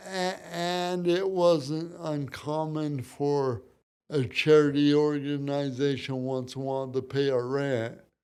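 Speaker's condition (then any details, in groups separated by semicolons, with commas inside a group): Cerebral palsy; from birth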